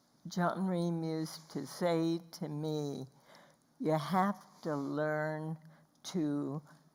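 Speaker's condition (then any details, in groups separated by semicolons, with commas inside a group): Spasmodic dysphonia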